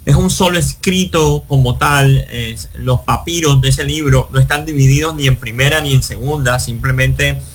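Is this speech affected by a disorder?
Yes: cleft lip and palate; congenital cleft lip and complete cleft palate, no palatal bone, nasal passages joined, seven surgeries; born with no chance of speaking, now speaks, speaks a lot.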